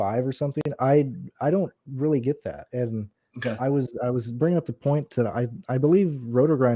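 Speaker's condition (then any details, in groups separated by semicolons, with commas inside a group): No condition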